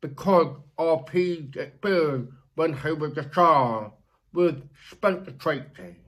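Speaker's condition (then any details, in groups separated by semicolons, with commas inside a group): Deafness, born deaf; relies on Google Meet live captions and lip reading during video call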